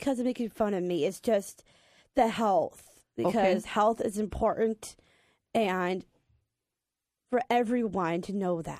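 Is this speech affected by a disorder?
Yes: Down syndrome.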